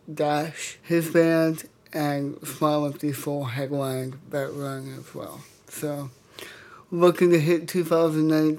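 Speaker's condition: Cerebral palsy; congenital, entire left side affected, left eye, foot and hand; taught self to move left hand, finger mobility developed through years of guitar playing; speech affected

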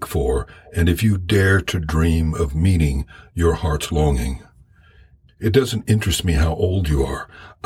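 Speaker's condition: No condition

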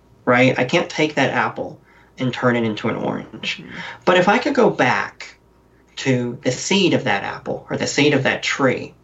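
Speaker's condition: Cleft lip and palate; talks differently

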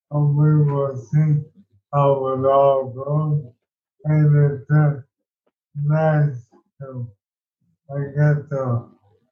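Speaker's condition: ALS

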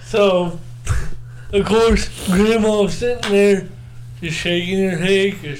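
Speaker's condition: Cerebral palsy; speech only affected function

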